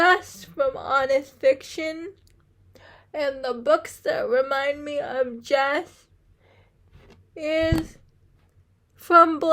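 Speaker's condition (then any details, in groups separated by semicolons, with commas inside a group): Cerebral palsy; uses wheelchair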